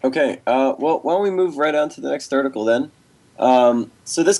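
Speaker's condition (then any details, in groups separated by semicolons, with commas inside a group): No condition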